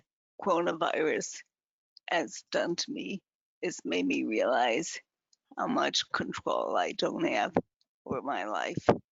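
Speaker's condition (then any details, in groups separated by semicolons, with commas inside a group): Advanced multiple sclerosis; quadriplegic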